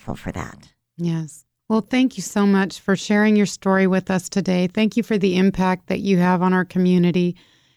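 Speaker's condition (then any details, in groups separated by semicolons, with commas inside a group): No condition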